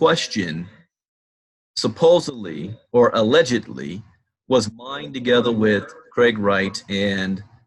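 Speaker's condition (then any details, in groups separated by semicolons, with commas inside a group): No condition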